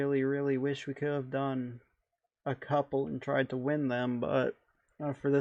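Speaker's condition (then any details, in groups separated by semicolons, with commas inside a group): No condition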